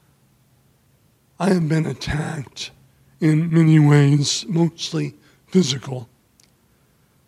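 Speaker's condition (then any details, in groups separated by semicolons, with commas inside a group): ALS; voice affected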